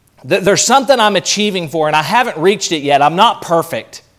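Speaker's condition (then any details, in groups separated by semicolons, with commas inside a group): No condition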